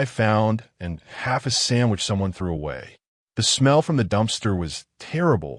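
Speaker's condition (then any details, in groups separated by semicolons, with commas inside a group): No condition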